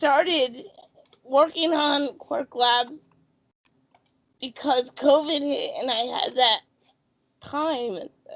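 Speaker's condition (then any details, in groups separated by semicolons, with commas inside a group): Cerebral palsy; birth oxygen deprivation; speech therapy in childhood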